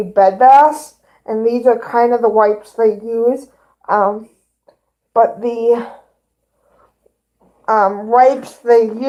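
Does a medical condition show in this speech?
Yes: cerebral palsy; both hands affected.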